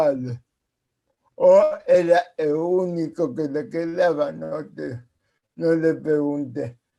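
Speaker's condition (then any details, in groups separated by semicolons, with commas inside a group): Cerebral palsy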